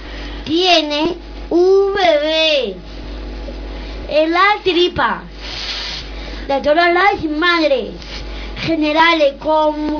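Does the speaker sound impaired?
Yes: Down syndrome; reads news item aloud on live radio.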